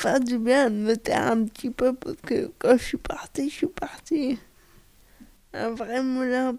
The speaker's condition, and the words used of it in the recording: Cerebral palsy. Et toi, je sais que tu as ce handicap de la parole, de l'expression.